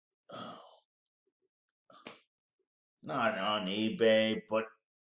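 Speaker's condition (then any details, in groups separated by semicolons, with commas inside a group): Cerebral palsy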